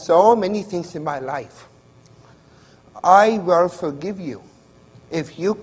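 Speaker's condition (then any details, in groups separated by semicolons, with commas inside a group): Down syndrome; congenital, since birth, doctors predicted would not walk or talk; 31 years old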